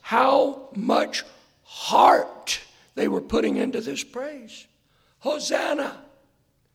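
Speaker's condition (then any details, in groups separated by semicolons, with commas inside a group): Hoarseness after vocal cord surgery; hoarse voice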